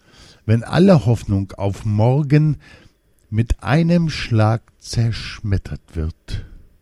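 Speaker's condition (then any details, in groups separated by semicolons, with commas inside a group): No condition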